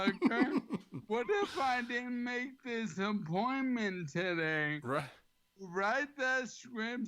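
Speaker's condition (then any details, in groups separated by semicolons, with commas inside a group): ALS; slightly slurred, has to slow down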